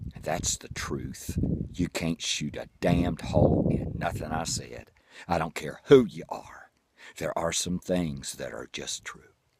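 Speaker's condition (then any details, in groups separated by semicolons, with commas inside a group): No condition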